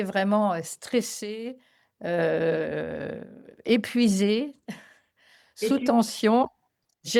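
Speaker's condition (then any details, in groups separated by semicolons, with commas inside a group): No condition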